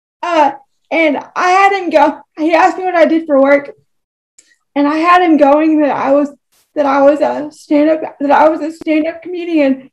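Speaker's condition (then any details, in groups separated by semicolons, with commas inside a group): Cerebral palsy; voice noticeably affected, visible effort when talking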